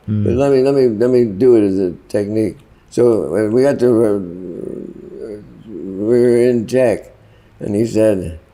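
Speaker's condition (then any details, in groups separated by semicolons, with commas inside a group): Parkinson's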